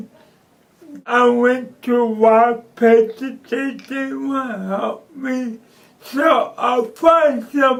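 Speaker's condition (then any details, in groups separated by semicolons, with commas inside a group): Cerebral palsy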